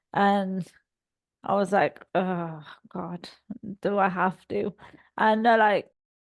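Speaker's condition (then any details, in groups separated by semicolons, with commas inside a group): Cerebral palsy; all four limbs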